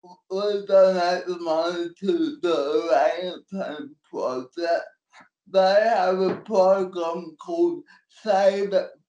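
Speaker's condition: Cerebral palsy; NDIS support worker for transport

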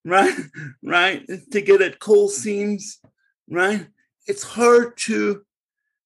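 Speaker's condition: Cerebral palsy; since birth

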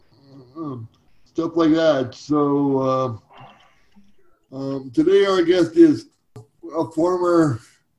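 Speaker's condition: Cerebral palsy; uses wheelchair for mobility

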